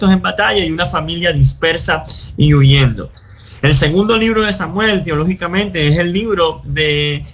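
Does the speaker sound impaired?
Yes: cleft lip and palate; congenital cleft lip and complete cleft palate, no palatal bone, nasal passages joined, seven surgeries; nasal passage still open after seven surgeries; born with no chance of speaking, now speaks, speaks a lot.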